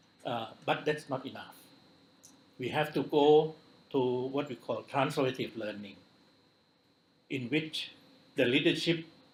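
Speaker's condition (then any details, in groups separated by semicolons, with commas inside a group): No condition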